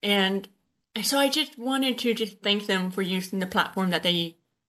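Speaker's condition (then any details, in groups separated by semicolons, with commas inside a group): Usher syndrome, born deaf; Usher syndrome type 2, deaf or hard of hearing from birth, hearing aids from age 2, sign language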